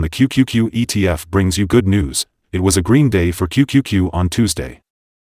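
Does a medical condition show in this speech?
No.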